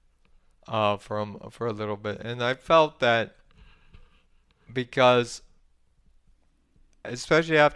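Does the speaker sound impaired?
Yes: ALS; ALS diagnosed at 35, followed by ALS team at Nova, PEG feeding tube, needs assisted toilet transfers.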